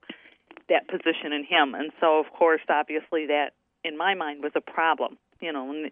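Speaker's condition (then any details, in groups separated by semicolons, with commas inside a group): No condition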